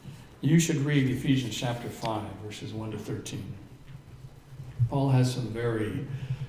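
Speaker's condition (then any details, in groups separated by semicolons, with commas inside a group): No condition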